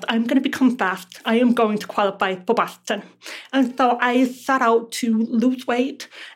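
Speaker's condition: Deafness; relies on lip reading; on Microsoft Teams video call, reading lips and live captions

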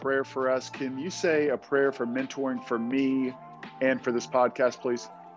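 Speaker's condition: No condition

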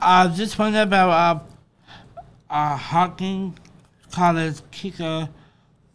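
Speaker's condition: Down syndrome; incomplete intestine

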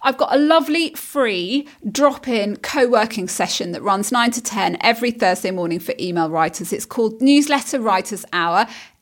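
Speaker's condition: No condition

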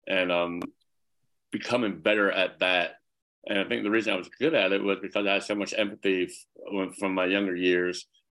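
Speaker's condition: Cleft palate, severe; speech impediment growing up, speech therapy all through school

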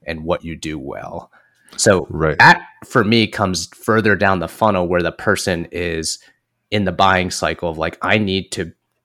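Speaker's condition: No condition

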